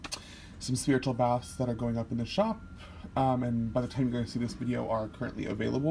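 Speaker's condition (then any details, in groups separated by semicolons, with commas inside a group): No condition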